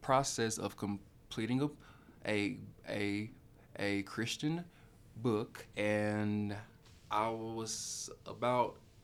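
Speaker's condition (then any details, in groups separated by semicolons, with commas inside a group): Stuttering; only stutterer on either mother's or father's side of family; stutters when talking, speech problem audible, cannot be hidden when speaking; prolonged sounds, blocks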